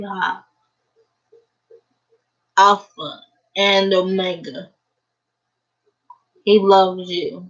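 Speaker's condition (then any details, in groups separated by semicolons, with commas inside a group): Cerebral palsy; uses a wheelchair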